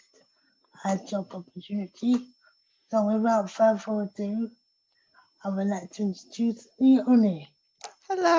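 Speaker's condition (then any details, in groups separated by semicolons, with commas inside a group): Cerebral palsy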